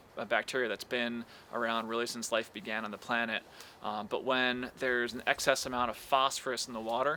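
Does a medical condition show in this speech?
No.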